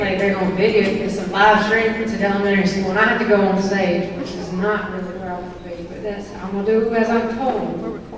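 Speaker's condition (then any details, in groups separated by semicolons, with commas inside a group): No condition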